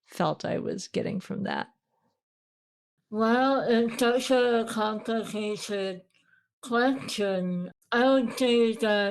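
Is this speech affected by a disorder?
Yes: Moebius syndrome.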